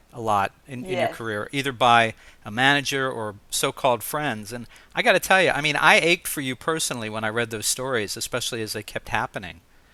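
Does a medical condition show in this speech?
No.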